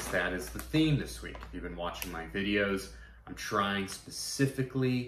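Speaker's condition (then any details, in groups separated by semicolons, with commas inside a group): No condition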